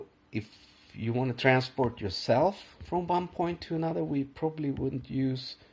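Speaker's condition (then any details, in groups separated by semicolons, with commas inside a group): No condition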